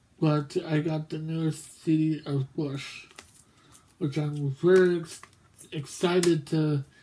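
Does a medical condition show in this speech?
Yes: mobius syndrome.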